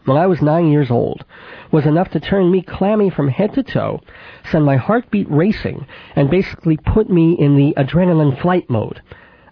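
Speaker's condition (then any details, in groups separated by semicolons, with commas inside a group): Cleft palate with lisp, cleft lip and palate, mild; braces 10 years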